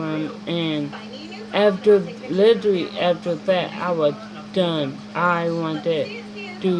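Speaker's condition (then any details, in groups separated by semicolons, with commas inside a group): Mild cerebral palsy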